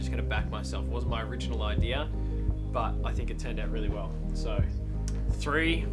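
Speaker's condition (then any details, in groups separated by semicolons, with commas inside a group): No condition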